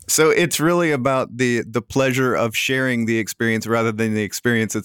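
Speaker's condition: No condition

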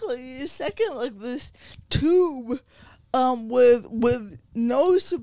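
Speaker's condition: Cerebral palsy

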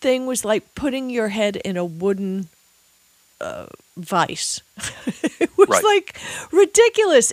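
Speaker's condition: No condition

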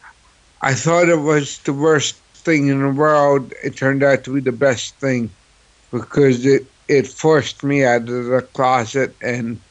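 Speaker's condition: Cerebral palsy; others sometimes ask why speech sounds funny or different, host hears New York accent, no typical CP voice

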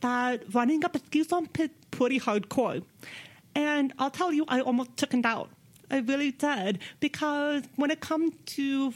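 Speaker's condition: Deafness; speaks with own voice

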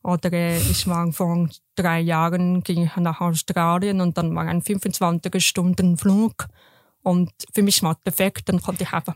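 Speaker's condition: Deafness; congenital profound hearing loss to deafness, detected at age one in hospital, later cochlear implant; raised oral, intensive hearing and speech therapy, lip reading, felt therapist's vibrations to learn sounds

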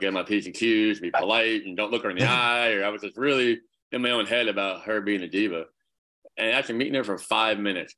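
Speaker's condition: Cleft palate; congenital, severe

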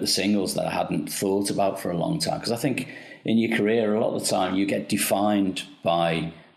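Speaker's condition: No condition

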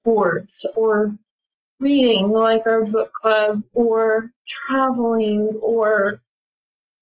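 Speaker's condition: ALS; attends ALS clinic

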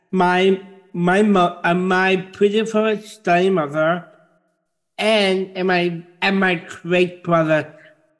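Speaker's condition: Down syndrome; from birth, incomplete intestine, intestinal bypass surgery on day three, heart defect with two holes, congestive heart failure, open heart surgery in infancy; reads news headline aloud on air

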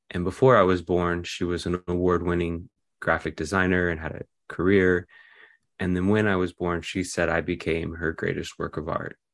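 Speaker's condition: No condition

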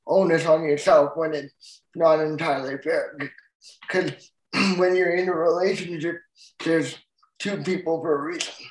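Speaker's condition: Cerebral palsy; full-time wheelchair user

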